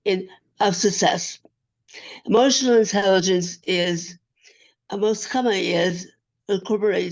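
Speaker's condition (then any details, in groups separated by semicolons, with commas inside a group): Acquired brain injury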